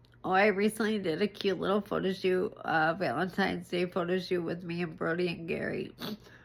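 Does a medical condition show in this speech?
Yes: ALS.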